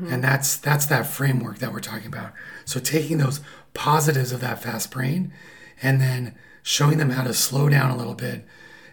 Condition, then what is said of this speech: Vocal cord paralysis. So, that's why my voice sounds this way.